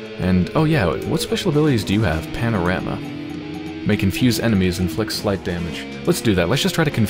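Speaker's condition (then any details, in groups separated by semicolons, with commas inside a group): No condition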